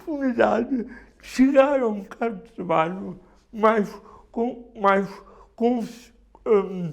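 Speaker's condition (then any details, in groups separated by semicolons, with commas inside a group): Cerebral palsy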